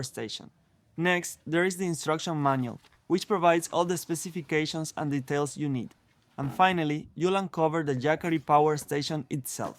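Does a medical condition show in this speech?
No.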